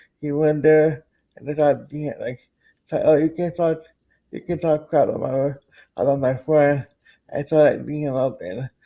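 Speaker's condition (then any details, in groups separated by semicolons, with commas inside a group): Cerebral palsy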